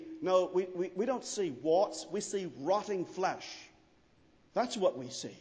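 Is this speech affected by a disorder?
No.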